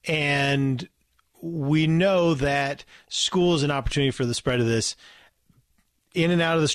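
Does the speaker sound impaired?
No.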